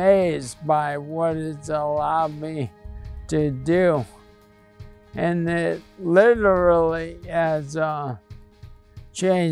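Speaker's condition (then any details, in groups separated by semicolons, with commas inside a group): Primary lateral sclerosis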